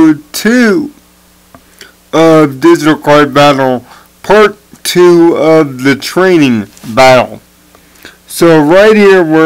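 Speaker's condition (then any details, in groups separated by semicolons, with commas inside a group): Cerebral palsy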